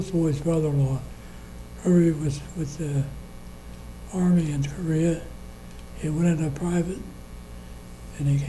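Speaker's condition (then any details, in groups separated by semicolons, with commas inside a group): Parkinson's disease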